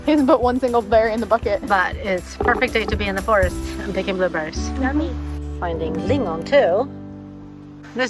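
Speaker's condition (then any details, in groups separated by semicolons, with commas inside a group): No condition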